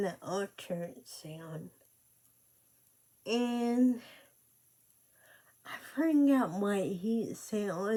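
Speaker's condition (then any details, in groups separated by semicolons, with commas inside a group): Cerebral palsy; speech affected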